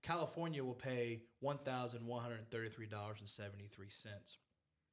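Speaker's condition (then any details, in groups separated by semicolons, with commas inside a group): No condition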